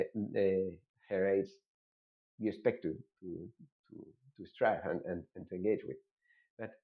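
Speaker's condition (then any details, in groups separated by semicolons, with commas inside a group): No condition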